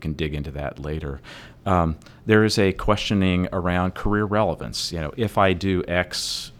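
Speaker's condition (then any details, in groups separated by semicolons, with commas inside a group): No condition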